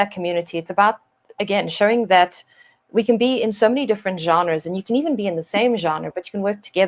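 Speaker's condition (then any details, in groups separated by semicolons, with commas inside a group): No condition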